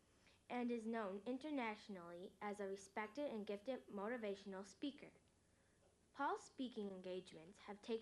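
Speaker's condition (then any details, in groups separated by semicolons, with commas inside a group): No condition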